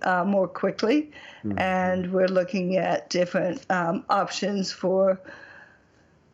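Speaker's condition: Bulbar ALS; bulbar onset ALS, speech, swallow and breathing presentation, expected faster progression, voice expected to go sooner; lisp, difficulty with articulation, effortful tongue movement, not speaking clearly, ALS impact audible

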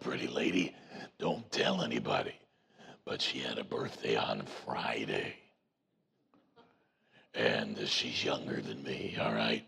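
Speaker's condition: Voice box removal needed; vocal cord cancer

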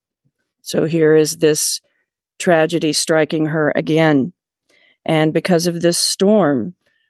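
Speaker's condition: No condition

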